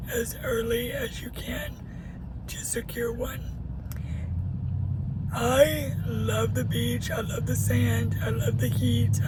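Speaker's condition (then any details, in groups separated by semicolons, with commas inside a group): Cerebral palsy; uses a wheelchair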